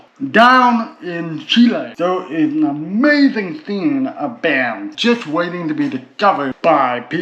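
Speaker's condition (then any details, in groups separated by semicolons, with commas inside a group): Cerebral palsy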